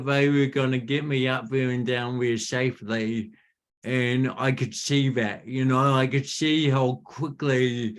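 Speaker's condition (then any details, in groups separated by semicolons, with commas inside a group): Cerebral palsy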